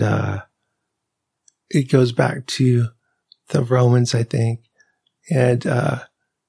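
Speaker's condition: ALS; weakness and fasciculations at onset

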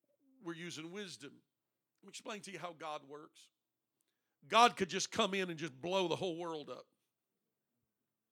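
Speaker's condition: No condition

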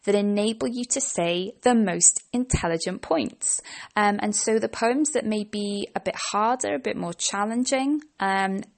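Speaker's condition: No condition

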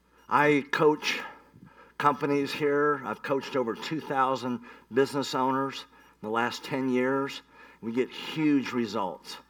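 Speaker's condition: Cleft palate; not expected to survive first week

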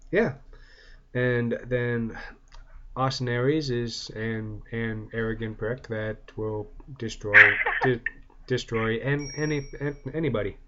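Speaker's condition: Stuttering; frequent word and phrase repetitions, fillers, edits own stutters out of podcast recordings; repeated sounds, repeated words

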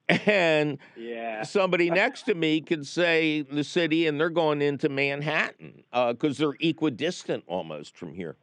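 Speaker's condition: No condition

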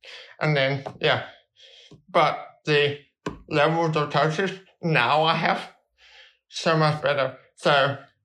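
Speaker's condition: Cerebral palsy

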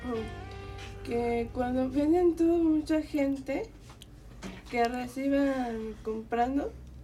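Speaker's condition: Down syndrome; 20 years old

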